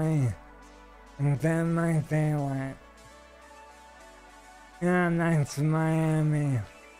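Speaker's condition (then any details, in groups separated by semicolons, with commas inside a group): ALS; stem cell treatment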